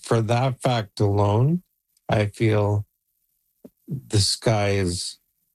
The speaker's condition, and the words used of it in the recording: ALS (motor neuron disease). So, yeah, basically through that, I'll be able to input what I want to say through Neuralink into the computer, and the computer will speak for me.